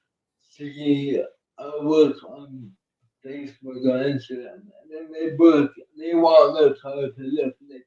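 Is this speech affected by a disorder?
Yes: cerebral palsy; uses one hand.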